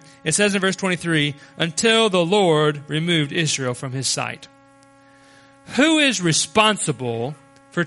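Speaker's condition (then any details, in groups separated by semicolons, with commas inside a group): No condition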